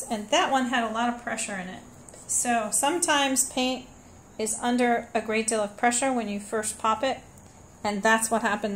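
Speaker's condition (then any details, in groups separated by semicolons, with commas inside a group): No condition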